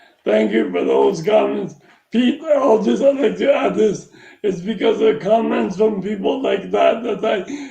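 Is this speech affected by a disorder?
Yes: traumatic brain injury.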